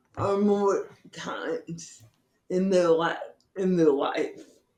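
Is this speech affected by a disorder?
Yes: cerebral palsy; from birth.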